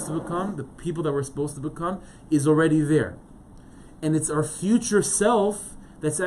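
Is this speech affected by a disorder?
No.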